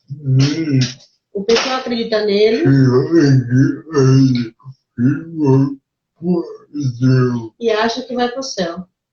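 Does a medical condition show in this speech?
Yes: cerebral palsy.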